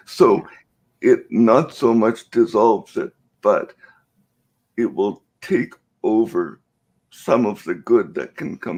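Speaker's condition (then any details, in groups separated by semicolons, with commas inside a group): Cerebral palsy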